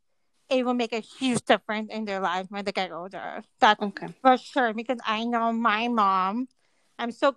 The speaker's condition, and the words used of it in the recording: Deafness. So I apologize in advance if I'm not speaking clearly or if I can't understand the question.